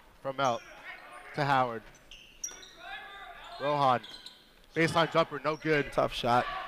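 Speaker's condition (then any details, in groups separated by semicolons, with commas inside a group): No condition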